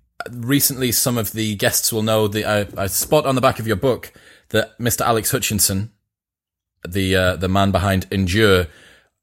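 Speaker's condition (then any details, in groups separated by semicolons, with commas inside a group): No condition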